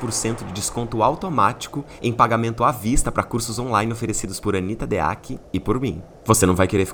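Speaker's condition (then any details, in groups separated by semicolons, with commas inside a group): No condition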